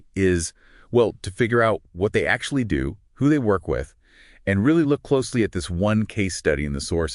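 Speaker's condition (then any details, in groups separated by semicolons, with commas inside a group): No condition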